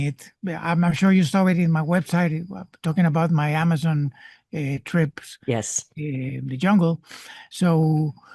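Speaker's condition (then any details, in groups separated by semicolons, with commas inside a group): No condition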